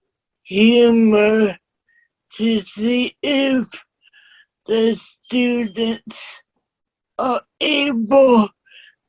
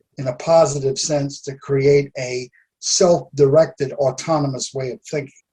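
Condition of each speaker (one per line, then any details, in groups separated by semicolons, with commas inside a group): Cerebral palsy; one hand more affected; slight speech impediment
No condition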